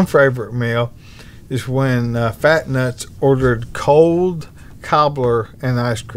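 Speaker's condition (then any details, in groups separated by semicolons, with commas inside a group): ALS; bulbar-upper onset, tongue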